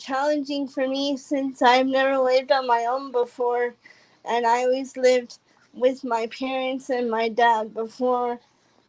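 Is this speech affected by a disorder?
Yes: cerebral palsy; congenital, high muscle tone in lower body, cannot walk, drives electric wheelchair.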